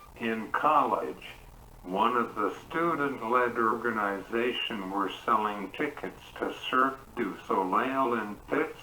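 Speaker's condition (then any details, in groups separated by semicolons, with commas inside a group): Cerebral palsy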